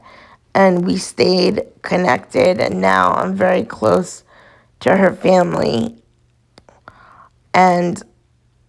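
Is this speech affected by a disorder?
Yes: cerebral palsy.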